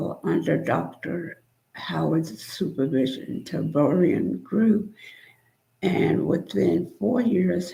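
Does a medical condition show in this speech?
Yes: spinal neurosarcoidosis.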